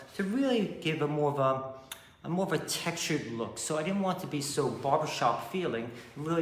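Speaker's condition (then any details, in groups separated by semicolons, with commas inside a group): No condition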